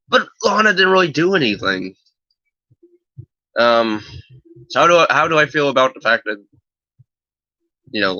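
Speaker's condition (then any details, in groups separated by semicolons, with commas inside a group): No condition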